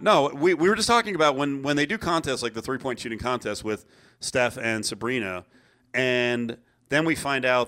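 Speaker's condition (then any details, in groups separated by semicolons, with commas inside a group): No condition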